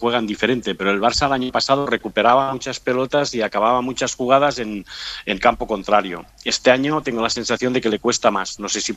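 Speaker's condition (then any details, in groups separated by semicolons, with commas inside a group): No condition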